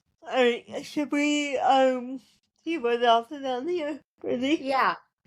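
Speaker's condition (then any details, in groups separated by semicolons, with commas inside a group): Cerebral palsy; present from birth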